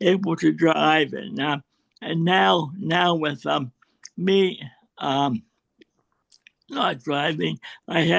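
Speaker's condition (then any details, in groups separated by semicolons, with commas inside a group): Cerebral palsy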